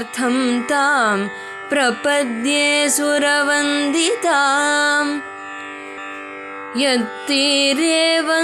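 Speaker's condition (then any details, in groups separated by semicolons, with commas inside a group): No condition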